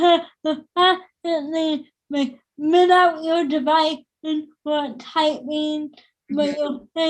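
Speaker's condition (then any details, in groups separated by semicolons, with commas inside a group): Cerebral palsy, spastic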